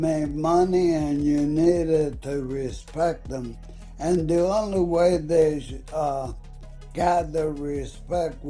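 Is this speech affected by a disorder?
Yes: ALS.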